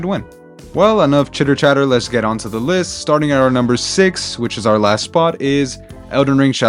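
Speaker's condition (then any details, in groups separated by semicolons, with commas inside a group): No condition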